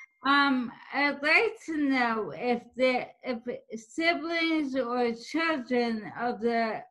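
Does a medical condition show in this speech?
Yes: ALS; speech may be hard to understand.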